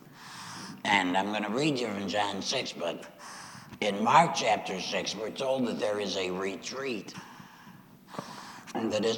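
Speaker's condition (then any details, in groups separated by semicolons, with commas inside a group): Laryngectomy after throat cancer; voice produced through throat prosthesis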